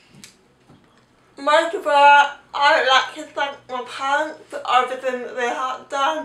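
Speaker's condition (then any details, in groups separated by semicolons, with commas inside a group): Cerebral palsy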